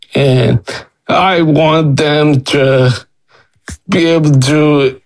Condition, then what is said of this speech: Ataxia. The difference, it has given me definitely a lot more confidence, speech-wise, but I am asked less often